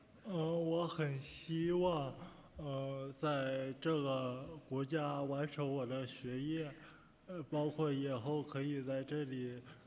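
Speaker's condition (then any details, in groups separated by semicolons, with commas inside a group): Cerebral palsy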